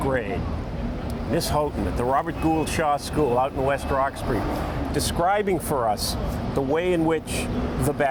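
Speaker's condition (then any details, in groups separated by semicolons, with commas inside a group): No condition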